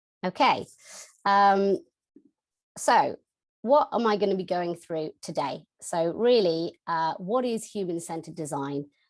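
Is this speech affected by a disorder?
No.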